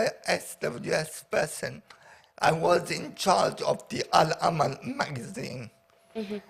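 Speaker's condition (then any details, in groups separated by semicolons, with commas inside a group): Paraplegia with essential tremor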